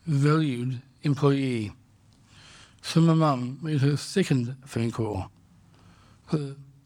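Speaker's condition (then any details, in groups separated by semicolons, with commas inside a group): Down syndrome; congenital, diagnosed at birth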